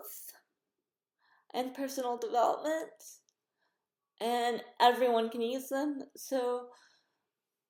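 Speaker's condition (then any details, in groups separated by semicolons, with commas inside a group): Cerebral palsy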